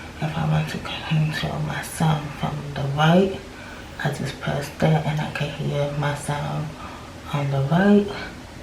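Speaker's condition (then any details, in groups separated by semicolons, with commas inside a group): Cerebral palsy; from birth, left leg affected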